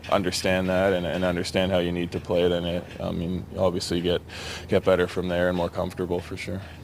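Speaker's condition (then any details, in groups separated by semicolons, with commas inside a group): No condition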